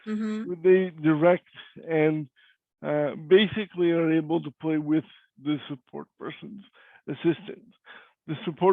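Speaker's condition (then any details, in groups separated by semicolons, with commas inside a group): Cerebral palsy; voice is different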